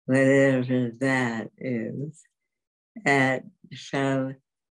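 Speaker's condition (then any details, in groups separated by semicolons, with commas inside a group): Dystonia; affects walking and speech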